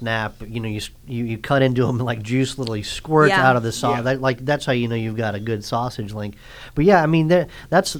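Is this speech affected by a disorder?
No.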